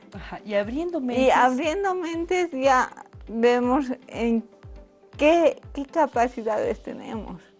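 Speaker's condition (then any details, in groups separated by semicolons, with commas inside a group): Cerebral palsy; from birth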